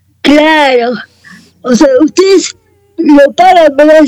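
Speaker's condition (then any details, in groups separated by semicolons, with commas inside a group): Cerebral palsy; voice and way of speaking affected by cerebral palsy, per host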